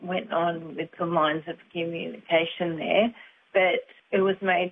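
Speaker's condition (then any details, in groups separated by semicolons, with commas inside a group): Motor neurone disease; wheelchair user, cold locks muscles up, lock-ups take days, long exhaustion afterward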